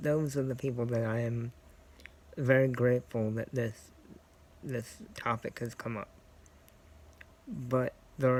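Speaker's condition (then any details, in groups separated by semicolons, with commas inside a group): Cerebral palsy; scoliosis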